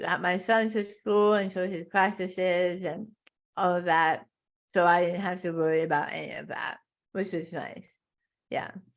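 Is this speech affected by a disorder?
Yes: tongue cancer; stage four tongue carcinoma.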